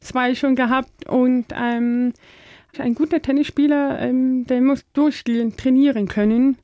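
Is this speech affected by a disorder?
Yes: deafness; lip-reads.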